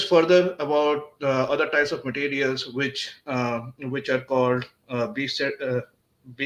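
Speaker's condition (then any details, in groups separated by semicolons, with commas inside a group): No condition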